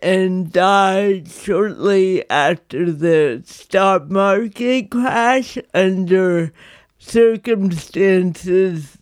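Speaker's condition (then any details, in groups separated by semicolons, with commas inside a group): Cerebral palsy; not degenerative, lack of muscle control and spasticity, wears down with age, especially without yoga or exercise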